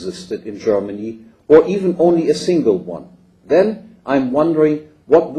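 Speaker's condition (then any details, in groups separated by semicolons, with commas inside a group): No condition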